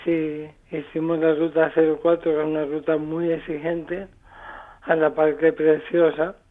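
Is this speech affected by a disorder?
Yes: amyotrophic lateral sclerosis; diagnosed three years ago; still able to attempt climb of Picu Urriellu.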